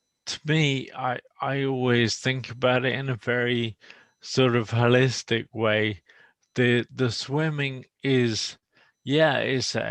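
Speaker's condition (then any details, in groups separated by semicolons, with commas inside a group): Motor neuron disease; speech a little slow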